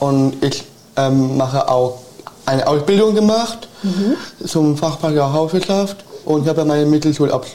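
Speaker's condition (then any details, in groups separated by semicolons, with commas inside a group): Down syndrome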